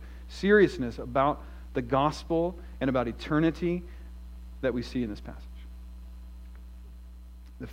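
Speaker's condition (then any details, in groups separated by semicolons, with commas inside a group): No condition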